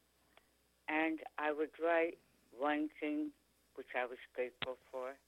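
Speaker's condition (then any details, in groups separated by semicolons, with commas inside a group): Tongue cancer; stage 4 tongue cancer, chronic sore throat symptom, Dr. Oxford removed three quarters of tongue, two surgeries; speaking and eating again after surgery; could not speak, swallow or eat after surgery, feeding tube, now speaks pretty clearly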